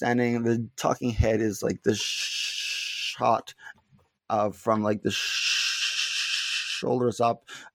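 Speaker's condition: Stuttering; little stuttering during this recording; not stuttering much at time of recording; repeated sounds, prolonged sounds, blocks

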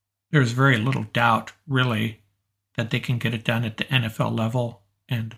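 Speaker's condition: No condition

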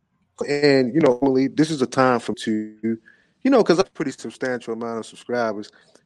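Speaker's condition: No condition

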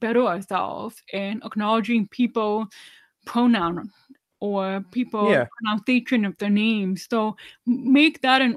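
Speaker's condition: Deafness, severe

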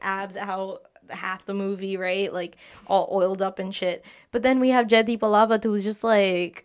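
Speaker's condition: No condition

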